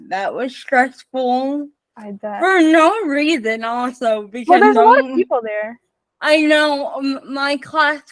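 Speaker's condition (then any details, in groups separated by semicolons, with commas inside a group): Spastic cerebral palsy, mixed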